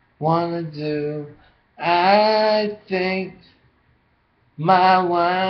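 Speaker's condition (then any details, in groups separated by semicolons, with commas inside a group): Brain injury; bicycle accident head injury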